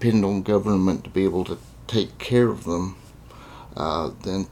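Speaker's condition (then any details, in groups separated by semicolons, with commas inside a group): Cerebral palsy; confined to a wheelchair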